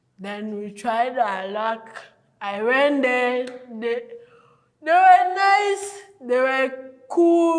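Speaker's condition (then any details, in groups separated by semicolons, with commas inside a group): Cerebral palsy; from birth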